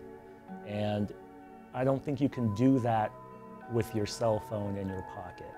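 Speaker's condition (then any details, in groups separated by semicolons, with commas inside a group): No condition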